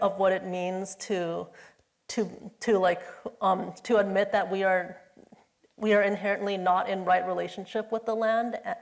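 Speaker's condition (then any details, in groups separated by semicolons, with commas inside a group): Stutter; stutter in high school; stutter still present sometimes; occasional stutter; repeated sounds, repeated words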